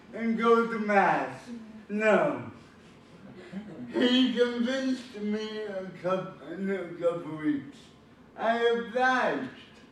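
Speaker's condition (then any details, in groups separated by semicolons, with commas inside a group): Cerebral palsy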